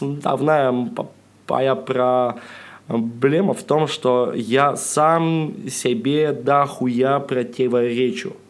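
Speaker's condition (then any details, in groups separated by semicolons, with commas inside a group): Stuttering, mild; persistent stutter, unable to get rid of it; stand-up comic, opens sets with jokes warning about stutter; slight stutter, sound and part-word repetitions, blocks, fillers, self-interruptions; repeated sounds, blocks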